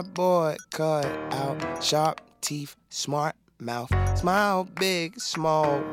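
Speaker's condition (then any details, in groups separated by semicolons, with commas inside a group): No condition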